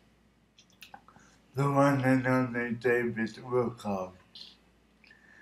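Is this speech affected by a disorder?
Yes: cerebral palsy.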